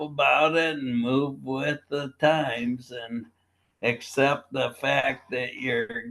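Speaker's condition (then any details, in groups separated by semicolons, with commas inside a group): Primary lateral sclerosis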